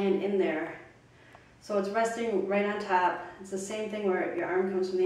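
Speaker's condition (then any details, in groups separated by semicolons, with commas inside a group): No condition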